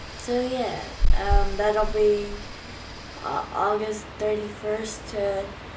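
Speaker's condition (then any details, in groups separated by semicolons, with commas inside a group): Cerebral palsy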